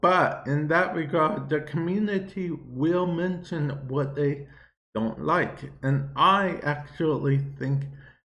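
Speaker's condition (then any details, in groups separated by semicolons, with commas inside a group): Cerebral palsy; affects speech a bit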